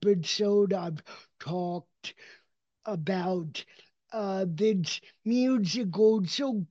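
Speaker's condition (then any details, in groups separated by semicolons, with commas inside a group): Cerebral palsy; non-progressive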